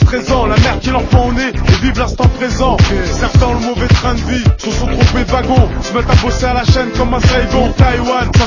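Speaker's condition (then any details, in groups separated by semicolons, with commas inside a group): No condition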